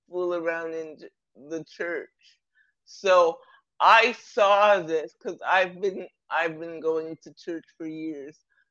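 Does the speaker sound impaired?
Yes: cerebral palsy; present from birth.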